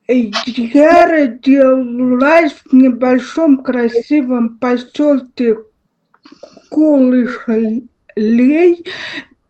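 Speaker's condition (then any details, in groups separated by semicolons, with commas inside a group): Cerebral palsy, spastic diplegia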